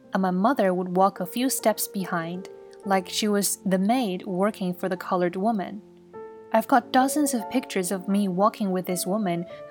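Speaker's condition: No condition

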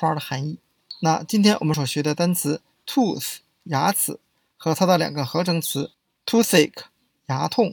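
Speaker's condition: No condition

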